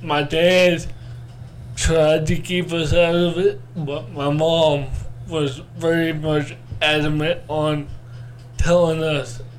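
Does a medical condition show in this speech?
Yes: cerebral palsy; audible speech impediment, speech only affected function.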